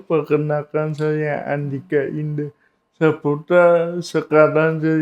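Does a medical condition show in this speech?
Yes: cerebral palsy.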